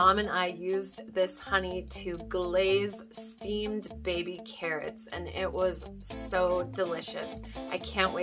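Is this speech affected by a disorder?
No.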